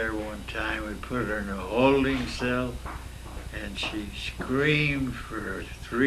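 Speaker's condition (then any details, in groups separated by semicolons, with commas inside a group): Myasthenia gravis; neurological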